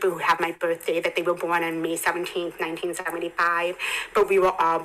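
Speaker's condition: Hearing impairment; congenital hearing impairment

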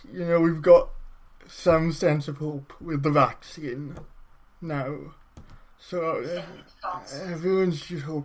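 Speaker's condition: Cerebral palsy; brain damage at or around birth

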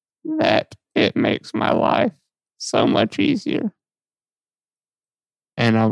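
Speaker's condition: Muscular dystrophy; muscle atrophy and weight loss

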